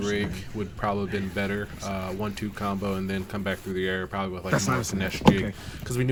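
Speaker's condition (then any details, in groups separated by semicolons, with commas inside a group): No condition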